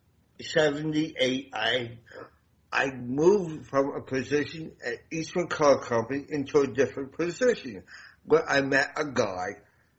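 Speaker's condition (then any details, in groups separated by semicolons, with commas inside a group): Damaged voice box; at least 25 years ago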